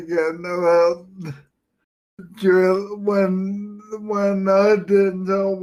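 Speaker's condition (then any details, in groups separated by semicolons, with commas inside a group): Friedreich's ataxia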